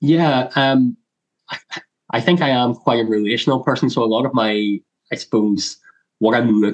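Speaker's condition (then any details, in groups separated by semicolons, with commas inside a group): Cleft lip and palate; congenital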